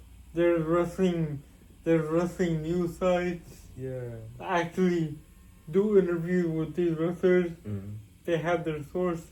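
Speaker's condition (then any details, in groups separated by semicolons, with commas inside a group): Cerebral palsy; with developmental delay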